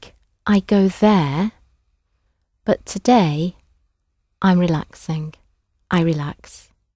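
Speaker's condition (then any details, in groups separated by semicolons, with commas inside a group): No condition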